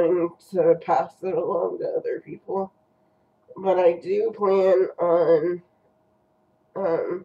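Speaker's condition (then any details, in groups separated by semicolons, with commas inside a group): Cerebral palsy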